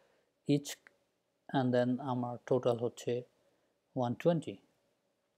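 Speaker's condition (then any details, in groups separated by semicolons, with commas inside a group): No condition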